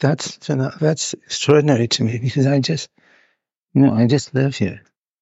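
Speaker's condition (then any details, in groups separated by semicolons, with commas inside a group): Parkinson's; now openly displayed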